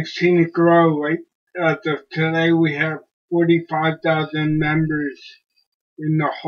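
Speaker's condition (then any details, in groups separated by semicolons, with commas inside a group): Cerebellar ataxia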